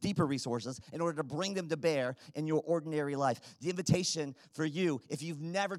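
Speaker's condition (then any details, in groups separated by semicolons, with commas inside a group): No condition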